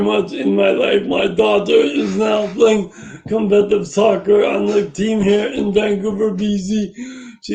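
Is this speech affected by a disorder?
Yes: brain injury.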